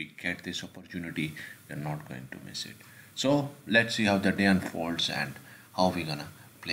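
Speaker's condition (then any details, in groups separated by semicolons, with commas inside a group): No condition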